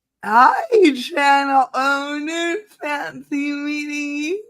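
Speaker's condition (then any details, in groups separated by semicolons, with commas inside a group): Cerebral palsy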